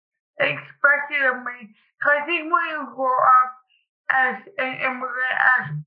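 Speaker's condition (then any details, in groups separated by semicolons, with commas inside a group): Cerebral palsy; cerebral palsy since childhood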